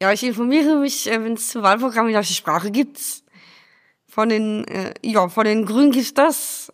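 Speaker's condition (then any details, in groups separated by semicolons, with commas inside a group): Down syndrome; age 27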